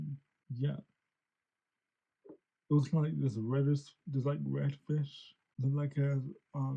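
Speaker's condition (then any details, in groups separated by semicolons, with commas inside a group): Cerebral palsy; since birth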